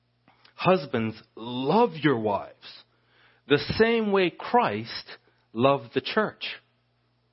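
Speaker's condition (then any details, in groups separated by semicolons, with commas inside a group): No condition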